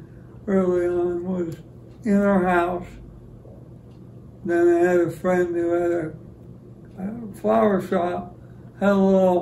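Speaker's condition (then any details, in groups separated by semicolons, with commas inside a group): ALS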